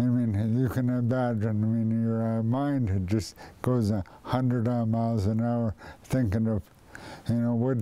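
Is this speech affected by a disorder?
Yes: primary lateral sclerosis; first diagnosed ALS, revised to PLS, slow progression.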